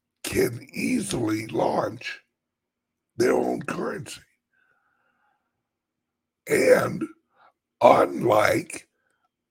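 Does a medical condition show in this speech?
Yes: chronic voice problem; about 2 years of dry, stiff voice box, uses CPAP machine; day two of healing, about 10% recovered, throat vibration and clearing returning; constant dry throat, urge to clear throat, stiff voice box loosening, easier when louder.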